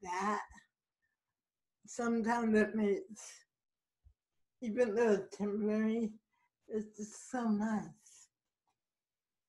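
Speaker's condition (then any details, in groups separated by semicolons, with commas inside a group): Cerebral palsy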